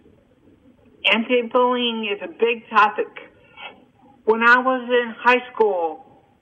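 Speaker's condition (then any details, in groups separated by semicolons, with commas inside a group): Cerebral palsy and hearing loss; seen by 7-9 doctors in New Jersey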